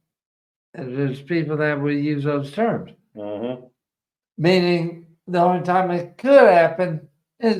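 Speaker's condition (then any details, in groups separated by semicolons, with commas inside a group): ALS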